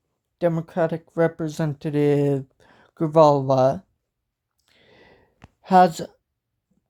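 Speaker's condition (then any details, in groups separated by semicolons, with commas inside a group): Cerebral palsy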